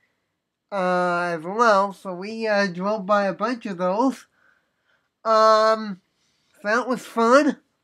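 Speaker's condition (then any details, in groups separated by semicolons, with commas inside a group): Cerebral palsy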